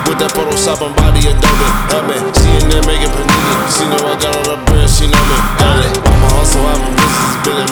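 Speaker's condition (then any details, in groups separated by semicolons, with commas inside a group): No condition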